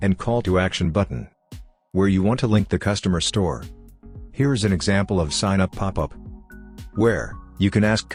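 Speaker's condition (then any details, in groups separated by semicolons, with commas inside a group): No condition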